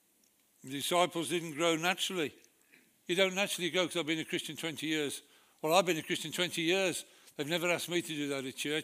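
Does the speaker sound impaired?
Yes: Parkinson's disease; shaking.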